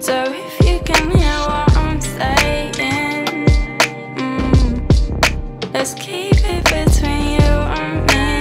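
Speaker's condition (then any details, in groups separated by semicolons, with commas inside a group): No condition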